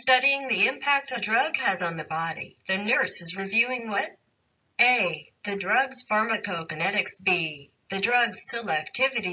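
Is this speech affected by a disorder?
No.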